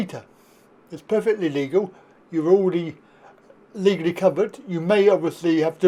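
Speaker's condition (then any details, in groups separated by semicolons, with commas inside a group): Cerebral palsy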